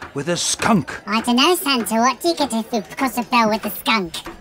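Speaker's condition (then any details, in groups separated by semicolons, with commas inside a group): No condition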